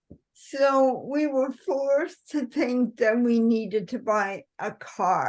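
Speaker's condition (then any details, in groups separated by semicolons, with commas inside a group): Cerebral palsy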